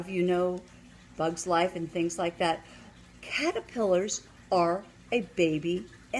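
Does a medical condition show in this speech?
No.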